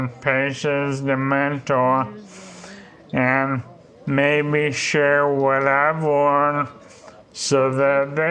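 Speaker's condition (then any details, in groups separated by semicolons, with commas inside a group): ALS; slow progression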